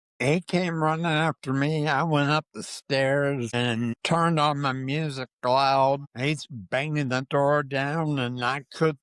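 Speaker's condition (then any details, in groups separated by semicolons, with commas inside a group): Parkinson's disease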